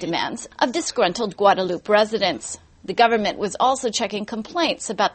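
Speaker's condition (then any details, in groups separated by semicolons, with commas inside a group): No condition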